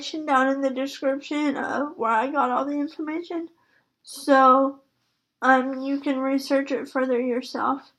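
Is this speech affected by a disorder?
Yes: spastic quadriplegic cerebral palsy.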